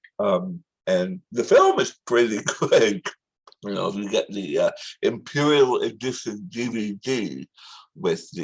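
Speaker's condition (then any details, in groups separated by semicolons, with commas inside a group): Tongue cancer surgery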